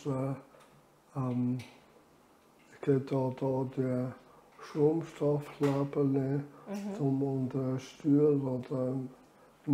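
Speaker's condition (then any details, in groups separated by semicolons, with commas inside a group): Amyotrophic lateral sclerosis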